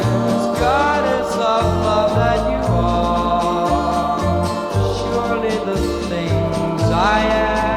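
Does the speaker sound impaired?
No.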